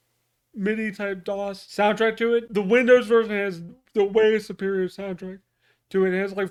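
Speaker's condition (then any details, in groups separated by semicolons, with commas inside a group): Cerebral palsy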